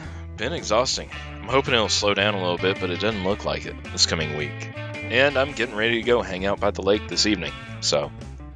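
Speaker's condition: No condition

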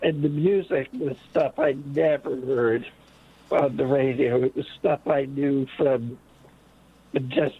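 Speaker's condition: Late-onset Pompe disease; onset age 5-6

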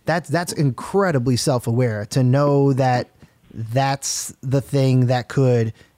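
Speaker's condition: No condition

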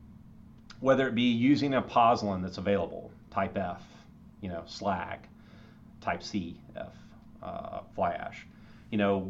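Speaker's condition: No condition

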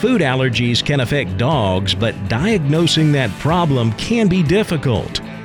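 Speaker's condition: No condition

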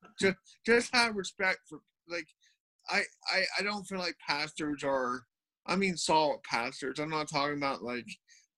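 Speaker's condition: Cerebral palsy; cerebral palsy since birth

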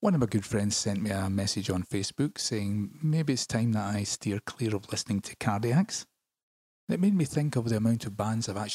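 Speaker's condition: No condition

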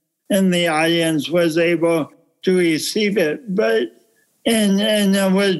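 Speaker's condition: Cerebral palsy; from birth

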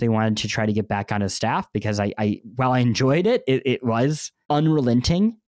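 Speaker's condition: Cleft lip and palate; bandaged

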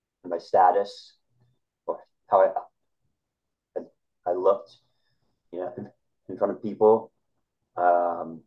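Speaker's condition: Stuttering; stutter since childhood, known to classmates at earlier school before 7th grade; adult, past college freshman year, working, constantly trying to improve stutter; uses small talk to avoid stuttering, talked little as child, discloses stutter, training others builds confidence; repeated sounds, blocks

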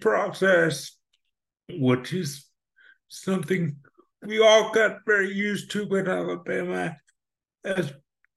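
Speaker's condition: Spastic cerebral palsy; oxygen deprivation during birth, severely limited motor skills, functional quadriplegia; lack of muscle control in head and neck, mobility impairment, print disability

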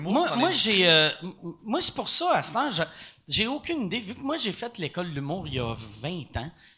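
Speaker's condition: No condition

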